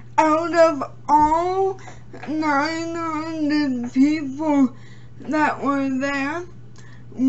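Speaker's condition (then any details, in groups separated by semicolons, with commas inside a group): Cerebral palsy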